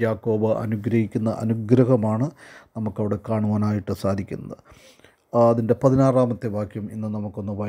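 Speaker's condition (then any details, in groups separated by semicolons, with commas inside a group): No condition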